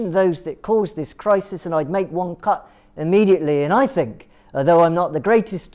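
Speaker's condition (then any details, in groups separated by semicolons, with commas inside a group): No condition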